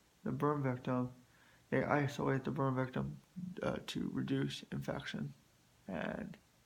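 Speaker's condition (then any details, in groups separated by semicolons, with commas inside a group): Spastic quadriplegic cerebral palsy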